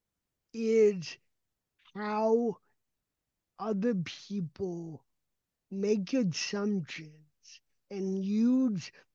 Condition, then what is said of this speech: Cerebral palsy. I'm listening to your voice right now, and your voice is very, I like your voice.